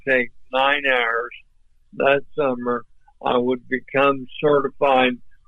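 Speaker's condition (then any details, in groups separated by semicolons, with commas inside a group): ALS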